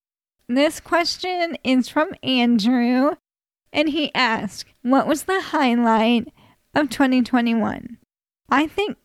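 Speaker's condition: ALS; still able to swallow and eat without choking

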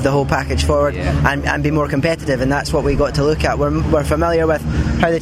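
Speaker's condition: No condition

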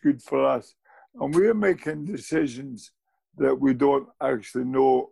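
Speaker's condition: Motor neurone disease; no pain

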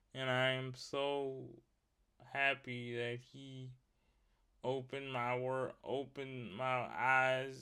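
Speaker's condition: Cerebral palsy; wheelchair user

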